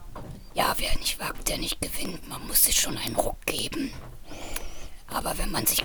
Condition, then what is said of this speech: Throat cancer. Meine Einschränkungen sind, wie man es ja leider hört, mit den Stimmbändern durch die Bestrahlung und die Vernarbungen.